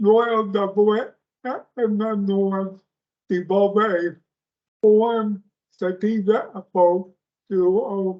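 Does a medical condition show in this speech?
Yes: speech impairment.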